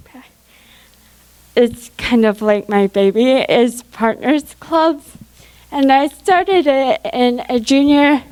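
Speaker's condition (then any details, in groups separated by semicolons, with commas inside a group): Cerebral palsy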